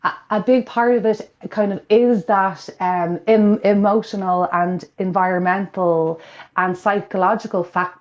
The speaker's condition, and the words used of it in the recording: Stuttering. Someone says to me as they have have many many times when I'm in, introducing myself, say, and and and I and I stammer on my n- name.